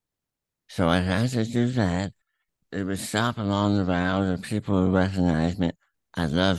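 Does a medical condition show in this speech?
Yes: throat cancer, tumor through tongue, attached to epiglottis.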